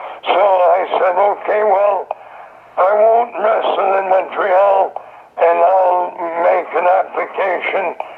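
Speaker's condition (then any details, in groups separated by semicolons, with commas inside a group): Throat cancer; survivor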